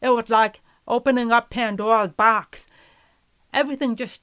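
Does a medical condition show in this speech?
Yes: profound deafness; profoundly deaf since earliest memory, legally blind from early 20s, 10% peripheral vision left; relies on lip reading, knows some sign language but rarely uses it; learned to speak with speech therapist help, therapy in elementary and high school.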